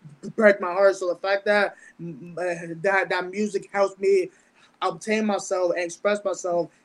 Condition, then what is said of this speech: Stuttering. And for a couple of years I will always think that because I stutter and people's gonna be making fun of me or looking at me